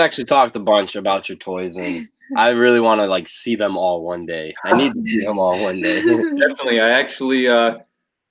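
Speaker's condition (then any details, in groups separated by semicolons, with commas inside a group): No condition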